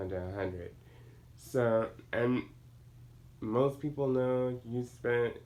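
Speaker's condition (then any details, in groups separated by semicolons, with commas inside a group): Cerebral palsy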